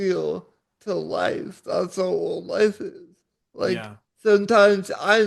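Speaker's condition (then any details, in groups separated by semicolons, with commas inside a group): Cerebral palsy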